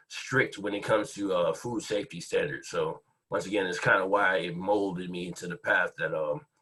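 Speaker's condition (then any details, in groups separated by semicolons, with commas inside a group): No condition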